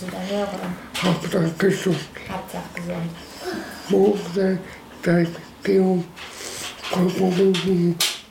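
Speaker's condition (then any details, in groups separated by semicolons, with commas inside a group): Hard of hearing; able to express herself verbally to some extent, hesitant repetitions when speaking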